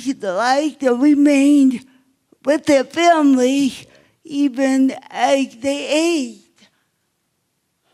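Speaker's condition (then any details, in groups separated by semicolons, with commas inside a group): Cerebral palsy; obvious speech impairment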